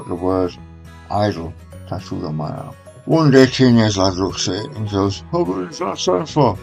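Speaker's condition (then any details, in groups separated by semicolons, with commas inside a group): Stage 4 tongue cancer, hemiglossectomy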